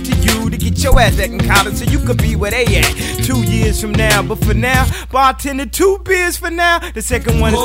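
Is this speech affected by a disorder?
No.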